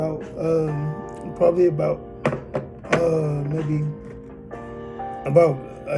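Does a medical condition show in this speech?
Yes: cerebral palsy.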